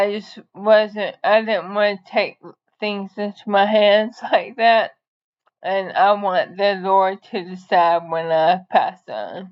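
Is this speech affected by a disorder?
Yes: ALS.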